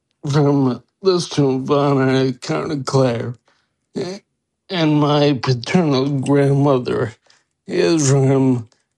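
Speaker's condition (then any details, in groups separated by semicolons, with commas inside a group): Friedreich's ataxia; diagnosed at age 19, now 47, early balance and gait problems, wheelchair user about 25 years; Skyclarys over 2 years, 3 pills daily, neurologist at Children's Hospital of Philadelphia, eye movements improved; speech slowed with progression, speech and swallowing improved on medication, asked less often to repeat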